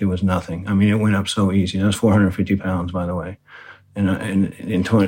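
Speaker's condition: Parkinson's disease; more as symptoms worsen

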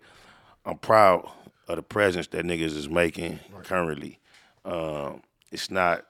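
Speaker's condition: No condition

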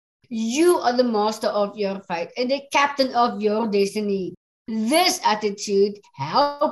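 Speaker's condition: Down syndrome; English is second language

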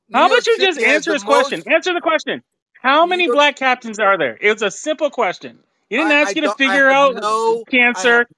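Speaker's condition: No condition

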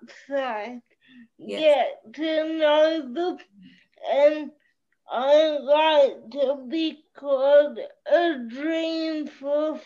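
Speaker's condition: Cerebral palsy

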